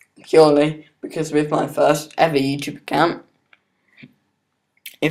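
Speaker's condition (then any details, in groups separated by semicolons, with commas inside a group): Cerebral palsy; not fully independent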